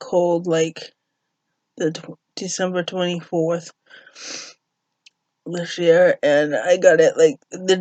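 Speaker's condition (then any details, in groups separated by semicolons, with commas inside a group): Cerebral palsy; uses walker, no wheelchair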